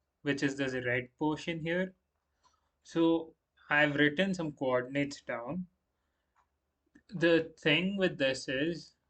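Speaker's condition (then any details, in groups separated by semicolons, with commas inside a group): No condition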